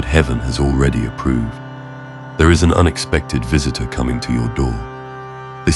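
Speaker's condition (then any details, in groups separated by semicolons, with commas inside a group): No condition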